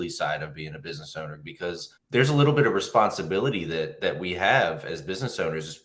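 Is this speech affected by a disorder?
No.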